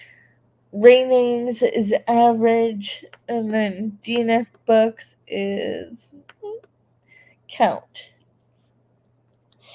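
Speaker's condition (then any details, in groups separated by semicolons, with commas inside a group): Cerebral palsy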